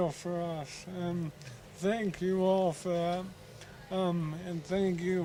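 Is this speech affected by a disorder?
Yes: ALS, bulbar onset; voice onset, spread to hands; voice affected first.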